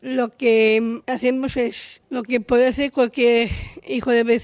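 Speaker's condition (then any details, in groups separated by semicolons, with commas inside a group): Down syndrome; genetic disorder, aged 35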